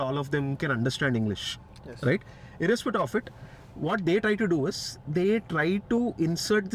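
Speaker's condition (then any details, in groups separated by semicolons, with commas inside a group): No condition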